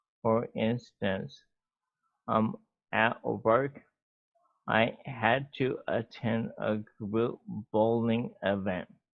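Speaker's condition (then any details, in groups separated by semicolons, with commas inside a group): MND; ALS; diagnosed many years ago, unusually slow course; slower speech, speech impediment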